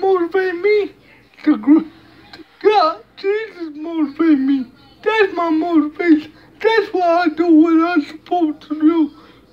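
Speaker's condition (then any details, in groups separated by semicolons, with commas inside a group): Cerebral palsy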